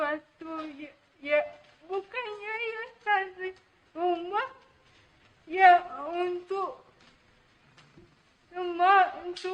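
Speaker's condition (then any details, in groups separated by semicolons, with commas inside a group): Cerebral palsy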